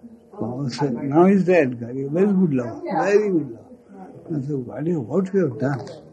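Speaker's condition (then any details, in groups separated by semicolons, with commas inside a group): Speech loss after head injury; head injury from car accident, unconscious after accident, speech lost after accident; very difficult to utter words, heavy speech, listeners say understandable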